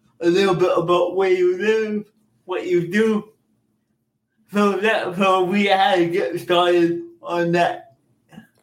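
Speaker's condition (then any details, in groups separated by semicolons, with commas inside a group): Cerebral palsy; speech impairments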